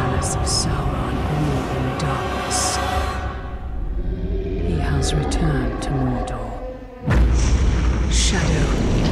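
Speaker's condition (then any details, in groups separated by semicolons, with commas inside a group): No condition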